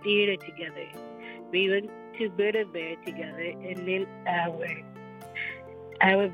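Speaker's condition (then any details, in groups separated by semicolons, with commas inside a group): Down syndrome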